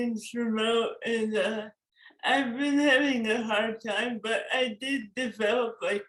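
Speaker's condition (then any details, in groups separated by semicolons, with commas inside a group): Cerebral palsy; forceps birth injury; moderate to severe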